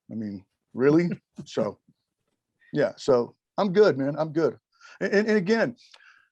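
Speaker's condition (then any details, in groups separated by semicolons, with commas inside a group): No condition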